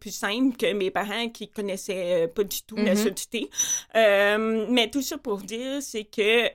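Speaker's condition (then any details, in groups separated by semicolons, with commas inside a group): Profound deafness with cochlear implant, congenital; born 100% deaf, cochlear implant by Dr. Ferron at Hôtel-Dieu de Québec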